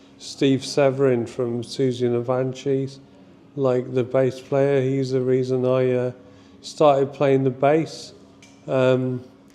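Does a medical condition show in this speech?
Yes: motor neurone disease (ALS).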